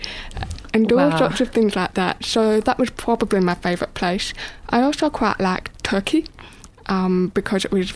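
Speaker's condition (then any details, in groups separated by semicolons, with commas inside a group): Deafness, born deaf; probably congenital deafness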